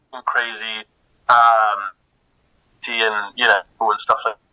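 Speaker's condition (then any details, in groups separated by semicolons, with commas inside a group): No condition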